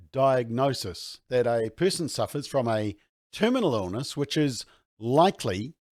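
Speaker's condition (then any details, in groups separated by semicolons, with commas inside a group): No condition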